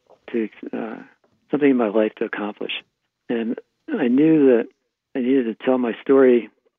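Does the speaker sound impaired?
Yes: Parkinson's disease; right hand tremor at onset, slack face, practices smiling, suspected cause fertilizer fumes, Magic Marker xylene; on carbidopa levodopa, tremors gone, functioning almost normally, Requip and other dopamine agonists tried earlier.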